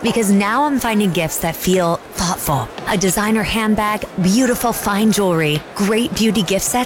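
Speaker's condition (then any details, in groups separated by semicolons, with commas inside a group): No condition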